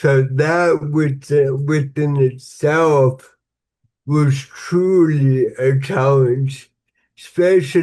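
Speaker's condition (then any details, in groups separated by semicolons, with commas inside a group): Cerebral palsy; many involuntary movements, sits rather than stands; somewhat slurred speech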